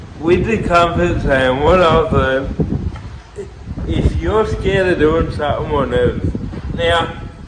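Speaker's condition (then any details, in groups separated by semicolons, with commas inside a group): Cerebral palsy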